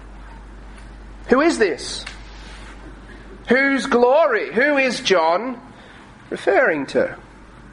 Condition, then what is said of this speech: None; typical speech.